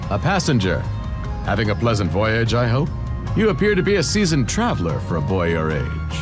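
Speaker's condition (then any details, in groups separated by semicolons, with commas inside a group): No condition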